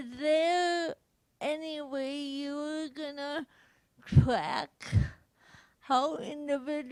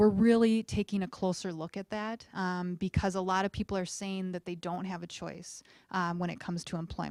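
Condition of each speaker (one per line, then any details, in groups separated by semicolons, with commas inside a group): Cerebral palsy; from birth
No condition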